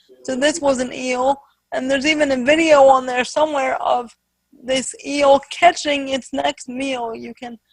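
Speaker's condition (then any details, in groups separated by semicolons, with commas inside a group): Spastic quadriplegic cerebral palsy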